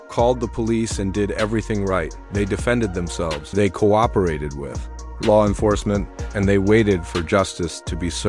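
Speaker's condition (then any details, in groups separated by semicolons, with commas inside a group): No condition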